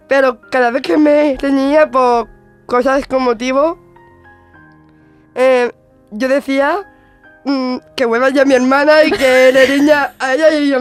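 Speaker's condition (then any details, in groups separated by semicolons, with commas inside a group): Down syndrome; intellectual disability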